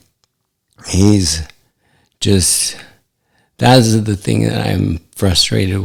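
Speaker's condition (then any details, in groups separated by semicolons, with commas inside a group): ALS; affects hand function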